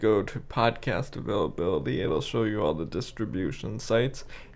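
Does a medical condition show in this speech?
Yes: cerebral palsy; spastic quadriplegia, tight muscles, cannot walk typically, uses walker or gait trainer, describes smaller form; regular stretching, walking and exercise, occasional pain when muscles tight.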